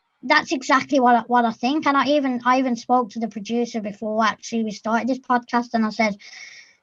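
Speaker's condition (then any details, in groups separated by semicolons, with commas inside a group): No condition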